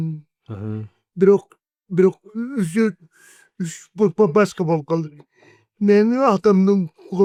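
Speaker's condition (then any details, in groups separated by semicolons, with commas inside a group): Cerebral palsy; 40 years with condition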